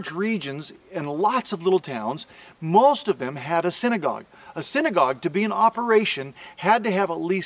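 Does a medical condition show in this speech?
No.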